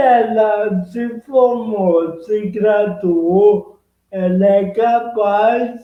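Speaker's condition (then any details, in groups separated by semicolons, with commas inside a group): Cerebral palsy; present from birth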